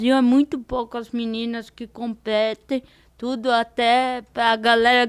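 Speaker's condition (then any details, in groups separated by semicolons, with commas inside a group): Cerebral palsy; diparetic form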